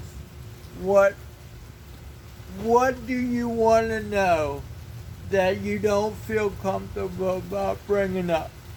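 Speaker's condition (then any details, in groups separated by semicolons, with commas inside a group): Cerebral palsy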